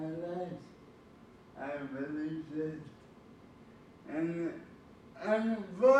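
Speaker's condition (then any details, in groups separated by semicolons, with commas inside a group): Cerebral palsy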